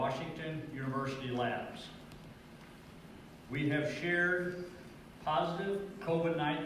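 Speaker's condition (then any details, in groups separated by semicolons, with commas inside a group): No condition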